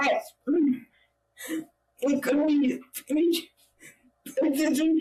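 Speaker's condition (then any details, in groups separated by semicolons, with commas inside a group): Cerebral palsy; own voice needs subtitles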